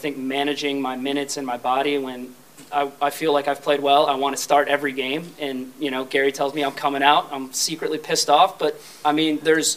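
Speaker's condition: No condition

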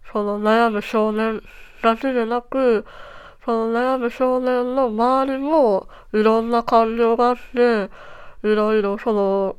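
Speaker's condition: Treacher Collins syndrome, cleft palate; may be hard to understand due to cleft palate

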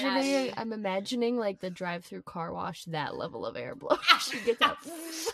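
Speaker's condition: No condition

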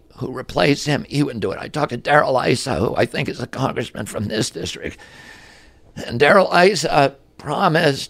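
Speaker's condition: Spasmodic dystonia; voice affected

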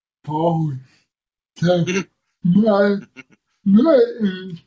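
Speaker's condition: Cerebral palsy; intellect unaffected

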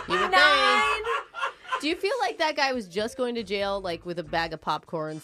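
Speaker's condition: No condition

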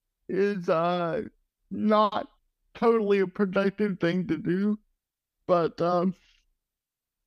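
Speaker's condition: Cerebral palsy

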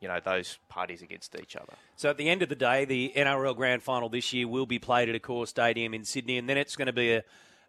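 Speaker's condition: No condition

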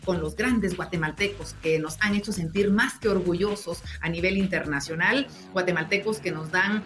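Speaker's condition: No condition

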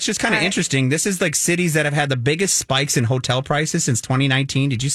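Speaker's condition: No condition

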